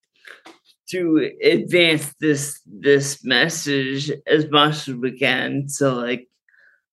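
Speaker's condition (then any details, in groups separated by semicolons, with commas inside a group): Friedreich's ataxia; muscle relaxing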